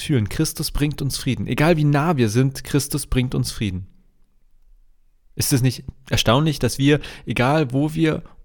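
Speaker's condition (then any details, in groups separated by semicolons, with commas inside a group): No condition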